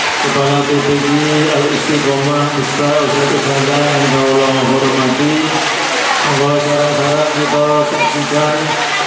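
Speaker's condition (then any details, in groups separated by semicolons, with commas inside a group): No condition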